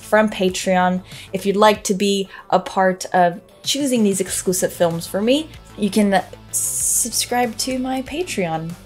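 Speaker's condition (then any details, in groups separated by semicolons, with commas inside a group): No condition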